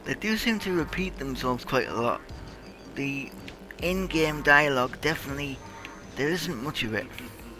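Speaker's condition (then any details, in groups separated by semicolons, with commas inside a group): Cerebral palsy; tight muscles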